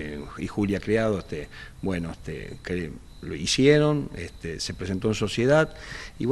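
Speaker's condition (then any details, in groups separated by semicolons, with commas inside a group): No condition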